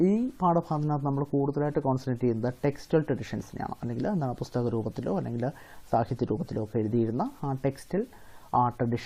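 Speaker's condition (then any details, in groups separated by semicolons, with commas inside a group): No condition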